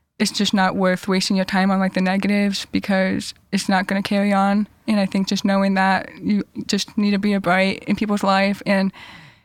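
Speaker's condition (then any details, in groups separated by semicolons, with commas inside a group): Deafness; cochlear implants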